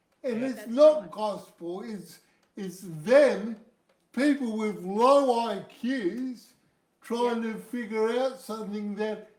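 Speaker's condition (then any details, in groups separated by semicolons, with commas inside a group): Cerebral palsy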